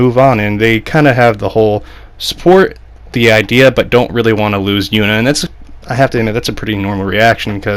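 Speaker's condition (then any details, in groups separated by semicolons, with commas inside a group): No condition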